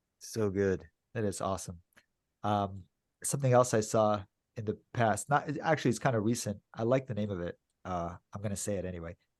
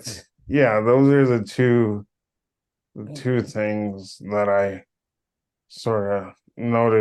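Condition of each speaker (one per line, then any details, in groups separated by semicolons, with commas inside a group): No condition
Cerebral palsy; power wheelchair since childhood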